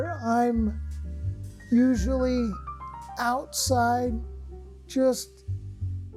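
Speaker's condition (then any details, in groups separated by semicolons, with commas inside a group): Cerebral palsy; since birth; anti-spasm medication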